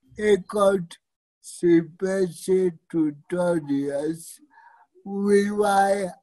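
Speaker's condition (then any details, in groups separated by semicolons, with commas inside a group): Cerebral palsy; fine motor skill challenges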